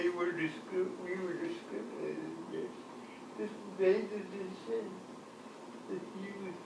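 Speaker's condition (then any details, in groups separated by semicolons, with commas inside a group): Cerebral palsy; from birth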